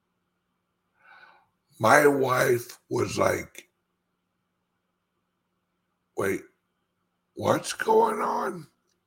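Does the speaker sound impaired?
Yes: speech impediment; slight speech impediment.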